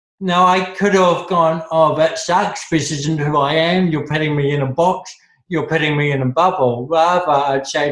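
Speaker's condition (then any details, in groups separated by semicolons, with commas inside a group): Cerebral palsy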